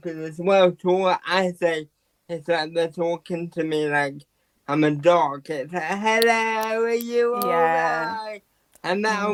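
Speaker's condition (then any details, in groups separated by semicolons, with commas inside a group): Quadriplegic cerebral palsy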